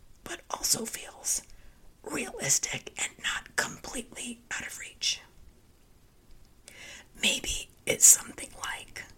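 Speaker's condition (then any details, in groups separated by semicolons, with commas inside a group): Spasmodic dysphonia; linked by speaker to stress and overwhelm from previous years; voice sounds like laryngitis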